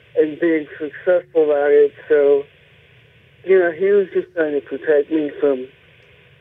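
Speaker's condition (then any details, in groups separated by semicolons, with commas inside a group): Cerebral palsy; speech impediment while growing up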